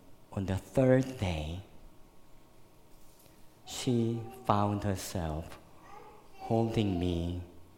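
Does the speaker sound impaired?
Yes: cleft lip and palate; congenital, very severe, born in Korea, 12 surgeries to date, one in junior high; one more surgery planned in a couple of years; could not suck breast milk as newborn, fed formula and cow milk.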